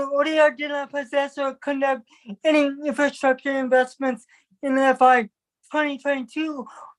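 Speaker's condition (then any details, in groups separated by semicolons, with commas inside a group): Cerebral palsy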